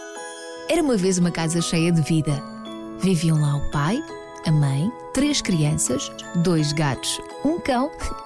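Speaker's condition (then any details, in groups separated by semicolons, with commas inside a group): No condition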